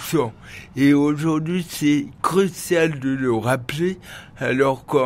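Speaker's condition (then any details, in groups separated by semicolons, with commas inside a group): Cerebral palsy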